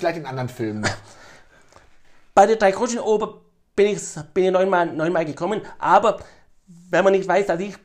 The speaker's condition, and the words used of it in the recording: Stuttering. Ich kann dich gut verstehen und die Zuhörerinnen und Zuhörer unseres Podcasts sicherlich auch.